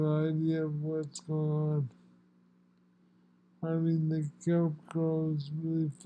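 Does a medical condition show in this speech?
Yes: multiple sclerosis.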